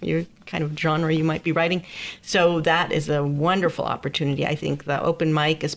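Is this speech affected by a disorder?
No.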